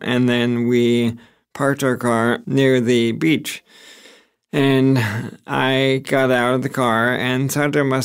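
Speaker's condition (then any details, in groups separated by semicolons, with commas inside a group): ALS; onset age 36, first symptom weak left hand cramping with pen, shaking hands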